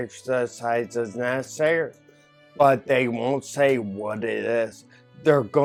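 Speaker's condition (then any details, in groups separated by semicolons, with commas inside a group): Ataxia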